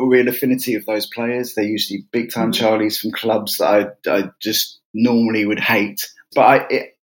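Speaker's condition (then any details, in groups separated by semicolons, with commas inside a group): No condition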